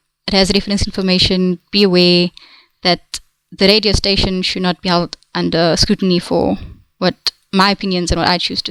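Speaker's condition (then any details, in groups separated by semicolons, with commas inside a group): No condition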